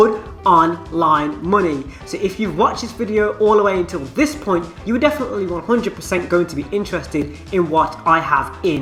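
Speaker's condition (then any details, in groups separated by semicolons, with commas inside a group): No condition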